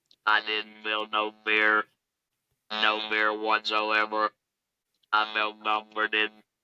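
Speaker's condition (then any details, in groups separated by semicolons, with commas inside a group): Laryngectomy; electrolarynx speech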